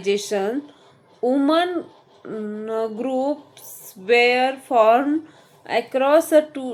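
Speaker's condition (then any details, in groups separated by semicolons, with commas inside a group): No condition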